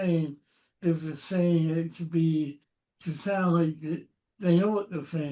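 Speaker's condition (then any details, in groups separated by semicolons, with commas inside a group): Cerebral palsy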